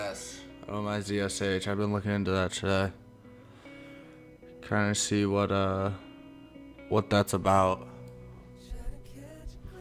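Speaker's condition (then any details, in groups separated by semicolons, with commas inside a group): No condition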